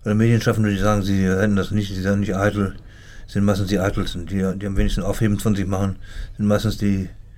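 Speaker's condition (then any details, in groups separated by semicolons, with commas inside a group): Parkinson's disease; symptoms initially ignored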